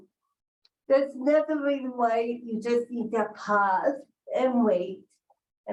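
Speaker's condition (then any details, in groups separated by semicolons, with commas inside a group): Cerebral palsy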